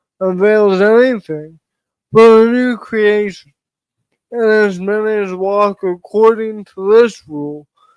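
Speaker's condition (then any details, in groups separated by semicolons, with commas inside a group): Cerebral palsy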